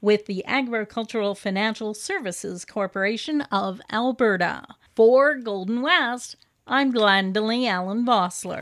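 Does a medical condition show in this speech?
No.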